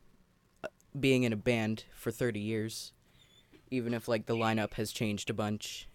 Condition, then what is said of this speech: No condition.